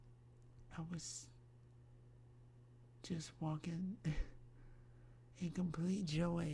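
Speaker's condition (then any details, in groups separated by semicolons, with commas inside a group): Myasthenia gravis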